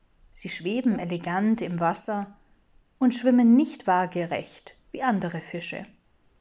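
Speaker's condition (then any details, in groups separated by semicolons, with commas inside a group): No condition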